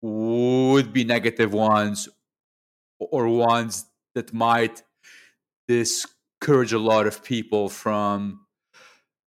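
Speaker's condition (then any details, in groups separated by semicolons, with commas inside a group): Stuttering; childhood stutter, neurological, speech therapists in Lebanon until teens, psychologist at 16-17, UK breathing technique; still stutters, milder than before, controlled with learned breathing technique; only affects speaking, long avoided speaking, severe social anxiety; prolonged sounds, blocks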